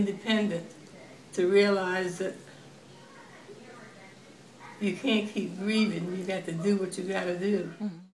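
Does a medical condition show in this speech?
No.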